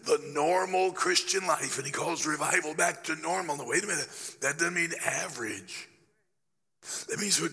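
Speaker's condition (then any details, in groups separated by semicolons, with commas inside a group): Laryngeal cancer after radiation; still affected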